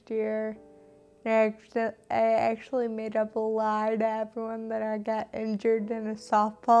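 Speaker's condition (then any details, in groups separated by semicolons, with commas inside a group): Friedreich's ataxia; neurological, nerves and muscles weaken; onset around age eight, balance loss, uses wheelchair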